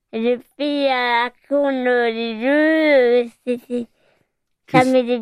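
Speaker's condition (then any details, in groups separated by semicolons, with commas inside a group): Hard of hearing; hard of hearing since birth, initially no sign language, lived at Foyer Marignotte, learned chansign from Patrice Carillo; chansigneuse in choir Cœur de Talent, signs songs with face and hands; speaks orally, short fragmented sentences, grammatical errors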